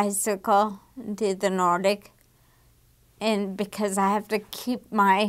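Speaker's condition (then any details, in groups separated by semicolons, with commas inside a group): Damaged diaphragm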